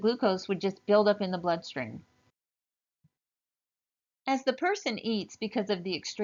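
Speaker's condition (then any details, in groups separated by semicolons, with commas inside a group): No condition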